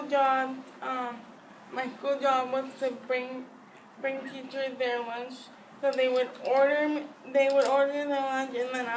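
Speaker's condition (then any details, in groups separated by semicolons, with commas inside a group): Cerebral palsy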